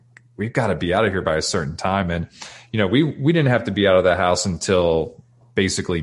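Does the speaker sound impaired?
No.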